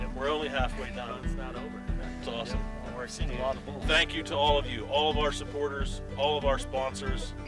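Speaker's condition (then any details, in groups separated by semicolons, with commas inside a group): No condition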